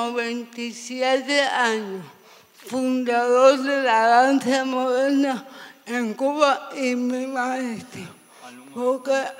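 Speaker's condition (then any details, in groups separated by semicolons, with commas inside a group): Severe cerebral palsy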